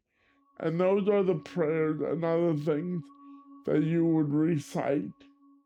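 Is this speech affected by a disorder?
Yes: cerebral palsy; limited hand dexterity; uses wheelchair.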